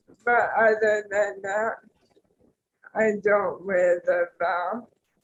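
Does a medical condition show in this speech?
Yes: ALS; tracheostomy; arms do not work.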